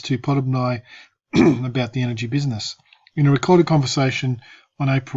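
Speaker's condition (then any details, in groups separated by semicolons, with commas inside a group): No condition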